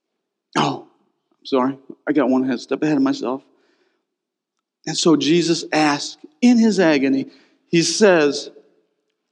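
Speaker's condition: No condition

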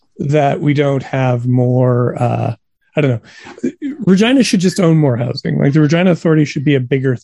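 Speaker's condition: No condition

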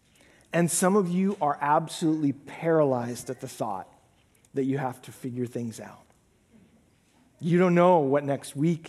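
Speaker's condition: No condition

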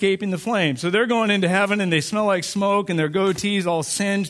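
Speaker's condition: No condition

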